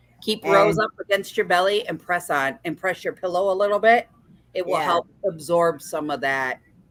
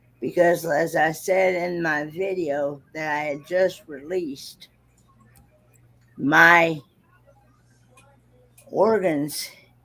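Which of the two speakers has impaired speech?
The second: cerebral palsy; malformed internal organs; recovering from recent surgery, liquid diet; voice recovering, sore throat after intubation.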